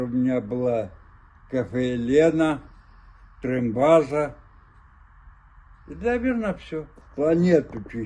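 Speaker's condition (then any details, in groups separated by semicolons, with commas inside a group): Cerebral palsy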